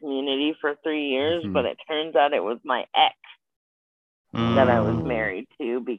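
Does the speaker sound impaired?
Yes: spastic quadriplegic cerebral palsy; uses wheelchair.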